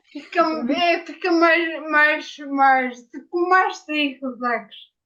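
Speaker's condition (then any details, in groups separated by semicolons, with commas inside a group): Ataxia after brain injury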